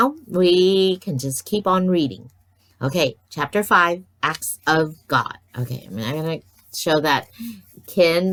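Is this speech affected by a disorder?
No.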